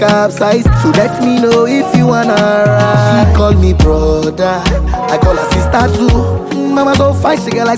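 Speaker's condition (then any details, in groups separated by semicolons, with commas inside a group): No condition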